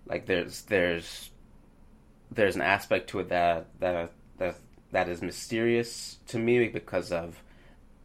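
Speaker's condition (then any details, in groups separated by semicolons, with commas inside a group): Stuttering; stuttering since age 4 or 5, about 31 to 32 years, described as likely lifelong without cure; age 36, still stutters; stutter shows up less when singing, stutters articulating saxophone notes, especially on timed downbeats; repeated words, prolonged sounds, blocks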